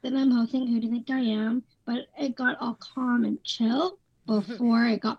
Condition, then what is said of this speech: Down syndrome. You sing beautifully, you speak beautifully, and Gigi was saying, oh my gosh, she speaks so fast.